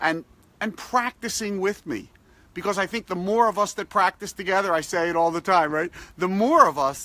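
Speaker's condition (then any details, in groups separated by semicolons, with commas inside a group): No condition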